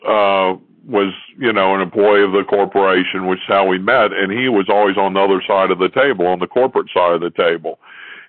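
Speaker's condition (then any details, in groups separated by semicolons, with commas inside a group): No condition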